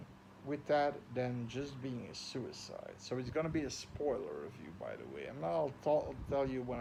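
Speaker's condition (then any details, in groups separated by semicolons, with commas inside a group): No condition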